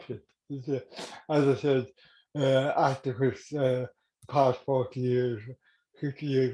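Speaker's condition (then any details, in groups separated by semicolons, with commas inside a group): Cerebral palsy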